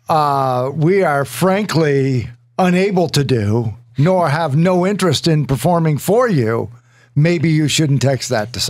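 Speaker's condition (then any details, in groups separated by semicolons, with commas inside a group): No condition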